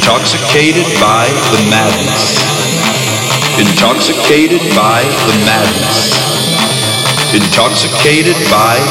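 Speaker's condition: No condition

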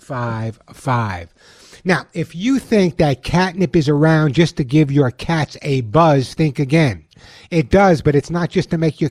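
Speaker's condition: No condition

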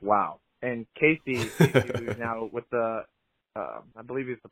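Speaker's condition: No condition

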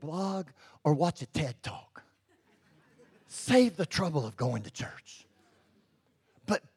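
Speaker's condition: Cleft lip and palate; congenital

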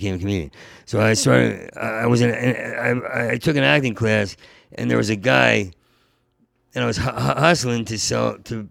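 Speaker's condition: Stuttering; long-standing stutter since college years, always stuttered in job interviews; still stutters in conversation; part-word and whole-word repetitions, fluent when telling stories, doing characters or imitating people; repeated words, prolonged sounds

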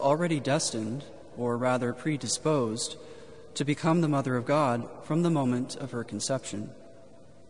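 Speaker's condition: No condition

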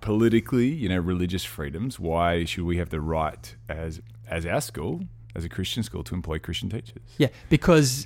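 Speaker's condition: No condition

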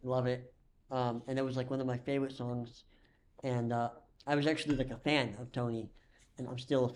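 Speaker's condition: Cleft lip and palate; missing muscles

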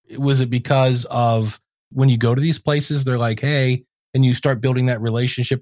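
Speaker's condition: No condition

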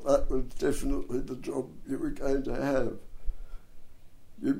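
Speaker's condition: Dystonia and cerebral palsy; hard-to-diagnose

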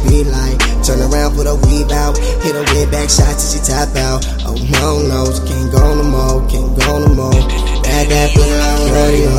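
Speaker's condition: No condition

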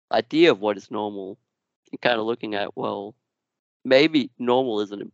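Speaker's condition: Duchenne muscular dystrophy; genetic, progressive

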